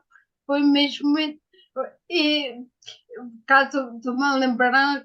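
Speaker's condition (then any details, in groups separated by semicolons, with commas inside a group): Ataxia; ataxia after brain injury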